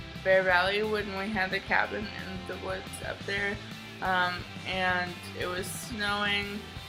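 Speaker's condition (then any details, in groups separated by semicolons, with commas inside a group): Cerebral palsy, mild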